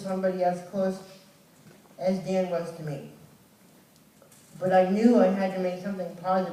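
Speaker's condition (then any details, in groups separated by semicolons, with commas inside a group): Cerebral palsy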